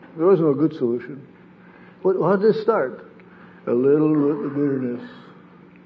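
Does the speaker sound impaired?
Yes: Parkinson's disease; sleep disrupted, wakes around 3 am unable to return to sleep.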